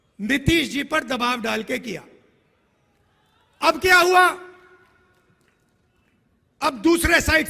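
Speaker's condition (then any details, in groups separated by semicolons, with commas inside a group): No condition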